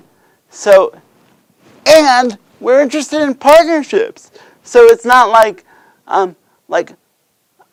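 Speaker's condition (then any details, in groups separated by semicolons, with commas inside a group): Cerebral palsy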